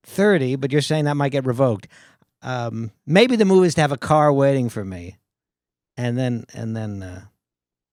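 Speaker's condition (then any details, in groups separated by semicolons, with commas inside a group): No condition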